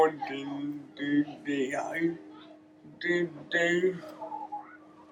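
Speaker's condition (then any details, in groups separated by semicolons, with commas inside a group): Cerebral palsy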